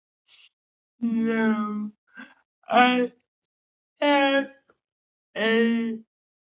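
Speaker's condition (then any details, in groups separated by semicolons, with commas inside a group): Cerebral palsy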